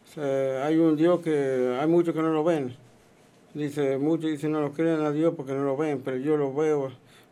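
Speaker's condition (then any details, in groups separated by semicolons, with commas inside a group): Parkinson's disease; Levocar one daily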